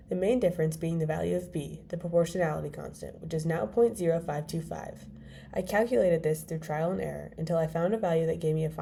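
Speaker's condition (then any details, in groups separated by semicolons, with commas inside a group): No condition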